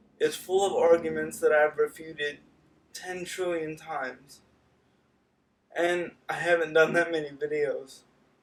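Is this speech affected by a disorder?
Yes: cerebral palsy.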